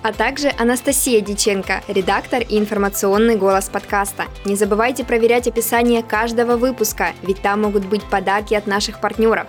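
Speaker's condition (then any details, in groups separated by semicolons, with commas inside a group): No condition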